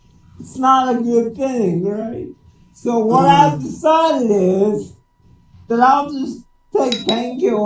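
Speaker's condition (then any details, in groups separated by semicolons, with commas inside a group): Cerebral palsy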